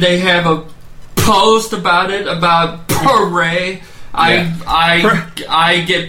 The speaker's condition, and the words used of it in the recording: Stuttering. And anytime I stutter, you guys should try to attempt what I'm going to say next.